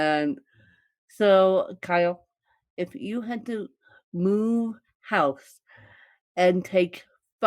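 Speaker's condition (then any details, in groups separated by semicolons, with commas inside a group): Cerebral palsy, mixed, moderate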